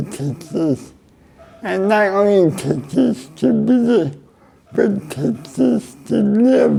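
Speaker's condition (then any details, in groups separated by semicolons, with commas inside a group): Cerebral palsy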